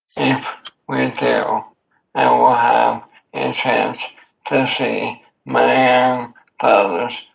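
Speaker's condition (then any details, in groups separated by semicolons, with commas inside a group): Amyotrophic lateral sclerosis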